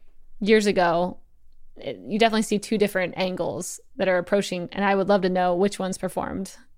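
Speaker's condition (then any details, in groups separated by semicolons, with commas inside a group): No condition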